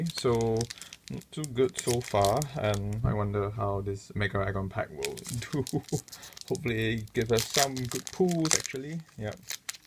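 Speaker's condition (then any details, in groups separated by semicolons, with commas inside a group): No condition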